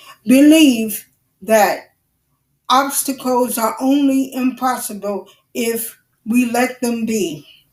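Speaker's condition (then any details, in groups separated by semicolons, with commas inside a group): Cerebral palsy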